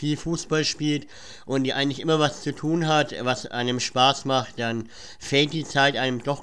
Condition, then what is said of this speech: Cleft palate. Aber dann kam ein Wechsel in ein Land, wo ich, glaube ich, wegen meiner Gaumenspalte gar nicht aussprechen kann.